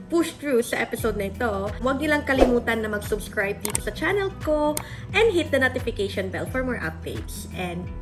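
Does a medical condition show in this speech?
No.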